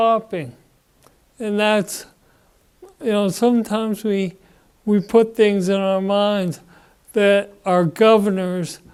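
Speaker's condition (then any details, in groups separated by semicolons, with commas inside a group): Parkinson's disease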